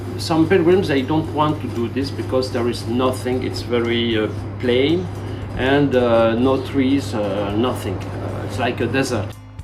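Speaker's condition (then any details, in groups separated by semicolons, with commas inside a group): No condition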